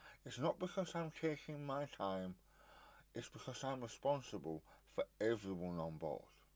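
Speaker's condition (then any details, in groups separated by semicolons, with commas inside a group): Stage 4 tongue cancer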